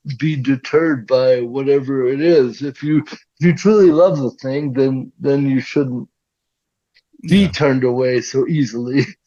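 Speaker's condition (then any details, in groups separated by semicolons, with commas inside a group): Cerebral palsy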